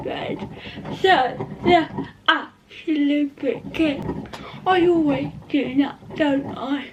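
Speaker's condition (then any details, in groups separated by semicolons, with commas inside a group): Cerebral palsy; not quadriplegic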